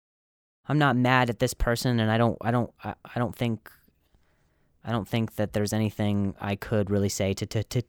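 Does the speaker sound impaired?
Yes: stutter; speech coaches, practices control before shows; much improved, still stutters; very severe at first, hit himself in frustration; here repeated sounds, repeated words.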